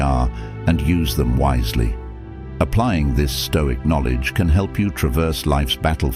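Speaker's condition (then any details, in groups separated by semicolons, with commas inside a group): No condition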